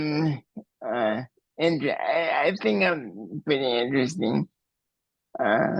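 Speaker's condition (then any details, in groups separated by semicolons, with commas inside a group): Cerebral palsy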